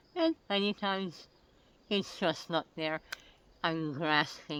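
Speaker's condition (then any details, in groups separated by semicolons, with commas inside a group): Oral cancer; small mouth opening, swallowing difficulty, later regained dry swallow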